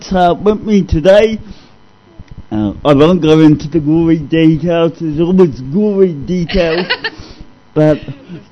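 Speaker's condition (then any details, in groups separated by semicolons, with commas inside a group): Cerebral palsy; discovered at age 2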